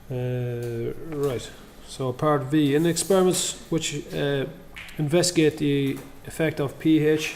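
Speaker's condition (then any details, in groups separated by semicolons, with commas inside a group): No condition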